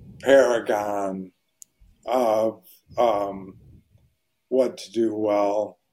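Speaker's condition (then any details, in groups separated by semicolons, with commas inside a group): ALS; voice very hoarse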